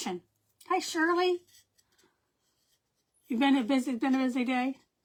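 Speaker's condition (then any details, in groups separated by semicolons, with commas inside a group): No condition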